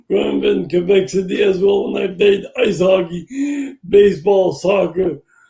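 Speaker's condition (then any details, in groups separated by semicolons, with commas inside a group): Brain injury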